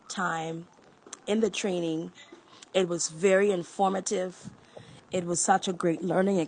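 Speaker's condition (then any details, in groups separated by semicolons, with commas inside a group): No condition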